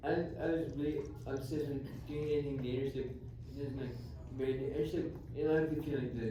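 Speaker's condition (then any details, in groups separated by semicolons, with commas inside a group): Traumatic brain injury; about 4 years since injury, ongoing therapy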